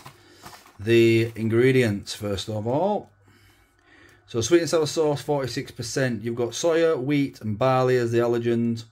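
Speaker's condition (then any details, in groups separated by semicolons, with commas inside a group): No condition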